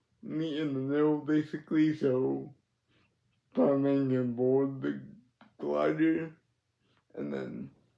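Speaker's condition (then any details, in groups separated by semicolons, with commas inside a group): Cerebral palsy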